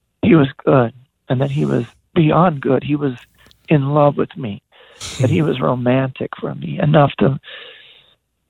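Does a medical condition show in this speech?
Yes: voice disorder; progressive voice disorder.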